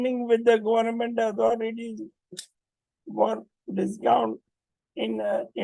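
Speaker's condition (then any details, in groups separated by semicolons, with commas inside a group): Motor neurone disease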